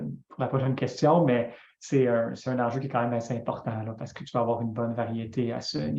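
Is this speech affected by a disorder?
No.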